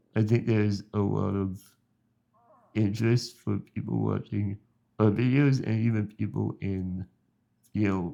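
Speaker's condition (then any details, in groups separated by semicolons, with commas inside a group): Spinal muscular atrophy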